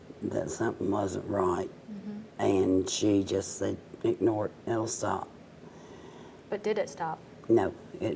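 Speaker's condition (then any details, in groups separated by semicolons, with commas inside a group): Cerebral palsy, mild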